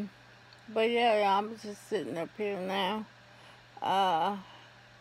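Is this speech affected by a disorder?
Yes: ALS.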